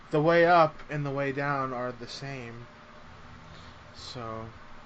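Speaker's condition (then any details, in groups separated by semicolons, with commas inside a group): No condition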